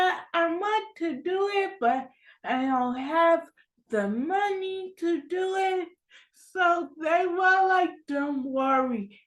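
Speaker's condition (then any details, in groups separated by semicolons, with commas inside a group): Cerebral palsy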